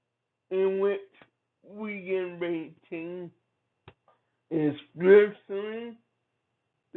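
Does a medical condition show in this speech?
Yes: cerebral palsy; from birth.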